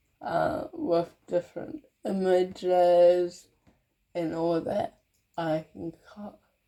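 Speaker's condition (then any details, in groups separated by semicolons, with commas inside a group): Cerebral palsy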